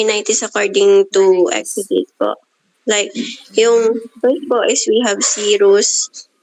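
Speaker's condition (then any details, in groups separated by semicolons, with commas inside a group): No condition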